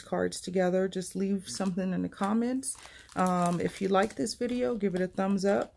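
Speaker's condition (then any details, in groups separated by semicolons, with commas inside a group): No condition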